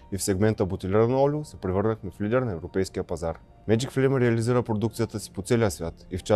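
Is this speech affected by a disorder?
No.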